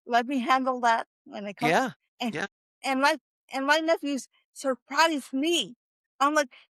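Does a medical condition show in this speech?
Yes: quadriplegic cerebral palsy.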